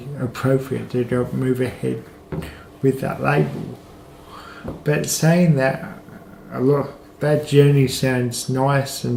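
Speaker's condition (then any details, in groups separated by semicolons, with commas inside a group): Cerebral palsy, mild; right side, balance and coordination affected; speech affected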